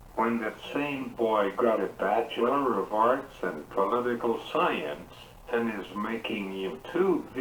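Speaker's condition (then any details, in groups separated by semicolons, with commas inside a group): Cerebral palsy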